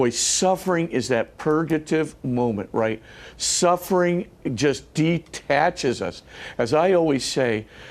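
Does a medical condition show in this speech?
No.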